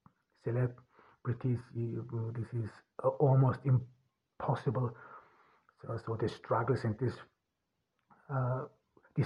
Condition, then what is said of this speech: Stuttering. There is indeed a difference between me speaking and singing.